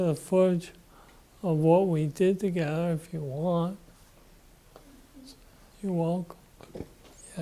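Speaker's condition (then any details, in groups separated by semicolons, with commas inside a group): Parkinson's disease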